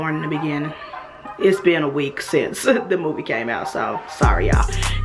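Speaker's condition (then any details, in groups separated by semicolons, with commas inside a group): No condition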